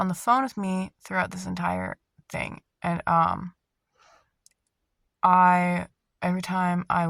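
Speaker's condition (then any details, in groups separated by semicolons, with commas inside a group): No condition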